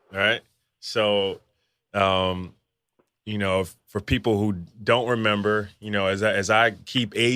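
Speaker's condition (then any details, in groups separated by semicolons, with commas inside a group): No condition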